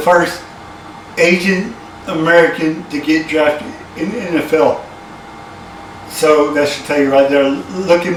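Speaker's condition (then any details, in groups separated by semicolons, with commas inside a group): Cerebral palsy; from birth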